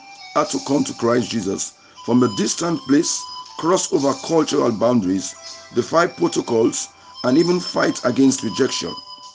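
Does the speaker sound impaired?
No.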